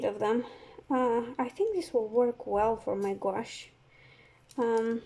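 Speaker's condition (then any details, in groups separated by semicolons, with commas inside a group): No condition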